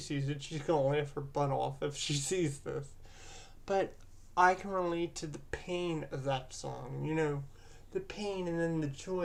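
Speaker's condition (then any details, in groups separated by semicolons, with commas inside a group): Cerebral palsy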